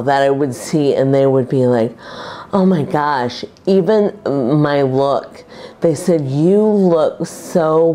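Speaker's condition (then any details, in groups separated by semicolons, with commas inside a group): Primary lateral sclerosis; was garbled, slurred, voice tired by evening, words caught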